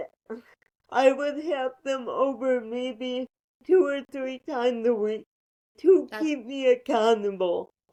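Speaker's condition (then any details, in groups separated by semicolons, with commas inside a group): Cerebral palsy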